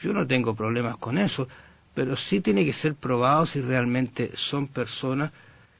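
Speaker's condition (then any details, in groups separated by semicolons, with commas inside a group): No condition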